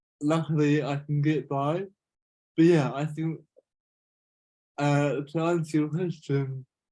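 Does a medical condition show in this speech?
Yes: cerebral palsy.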